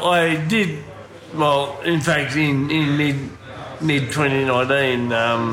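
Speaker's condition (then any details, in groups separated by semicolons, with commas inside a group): Ataxia from brain damage; acquired cerebellar brain damage at university, speech therapy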